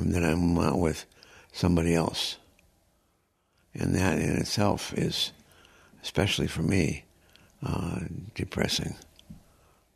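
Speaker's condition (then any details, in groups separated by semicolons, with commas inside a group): Progressive supranuclear palsy; degenerative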